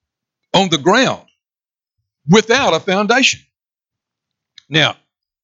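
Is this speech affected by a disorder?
No.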